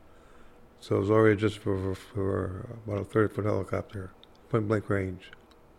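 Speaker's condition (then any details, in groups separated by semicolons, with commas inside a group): Parkinson's; speech very significantly affected, hard time talking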